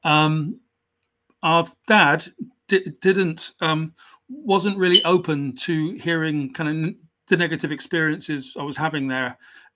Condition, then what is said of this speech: Stuttering. And um, I have a stammer; it'll come up here or